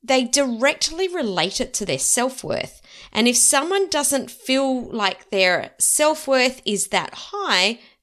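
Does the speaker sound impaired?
No.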